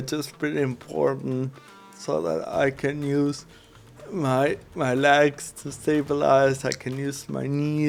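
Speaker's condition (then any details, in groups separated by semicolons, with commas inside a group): Cerebral palsy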